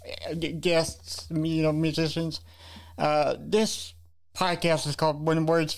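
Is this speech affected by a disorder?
Yes: cerebral palsy; congenital, limited mobility.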